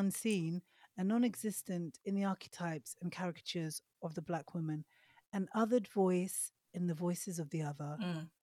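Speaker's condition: No condition

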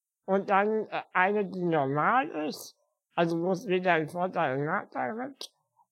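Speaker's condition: Spinal muscular atrophy; uses wheelchair

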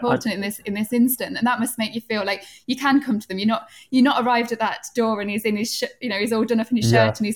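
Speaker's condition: No condition

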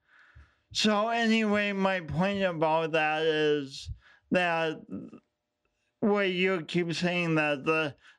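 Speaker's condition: Speech impediment; still has speech impediment

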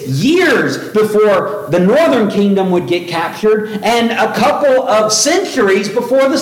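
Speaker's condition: No condition

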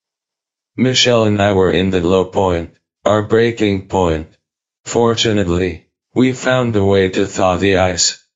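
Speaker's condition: ALS, speech-generating device; eight years since diagnosis, ventilator dependent via tracheostomy

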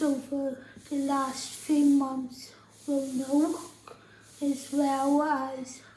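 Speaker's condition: Tracheostomy and ventilator dependent

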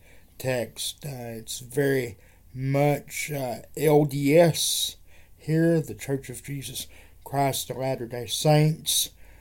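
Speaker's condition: Cerebral palsy; wheelchair user

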